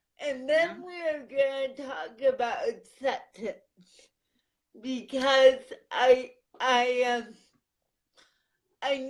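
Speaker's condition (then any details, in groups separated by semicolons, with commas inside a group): Cerebral palsy; lifelong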